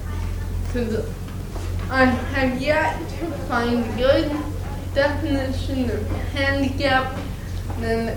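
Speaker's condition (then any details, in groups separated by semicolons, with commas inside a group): Cerebral palsy, mild; present from birth, nurses spent 2 to 3 minutes reviving at birth, foot drop, slow movement; slightly slurred, harder to understand when excited and faster, easy to understand, took much work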